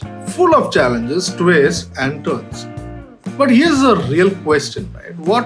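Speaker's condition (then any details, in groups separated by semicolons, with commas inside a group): No condition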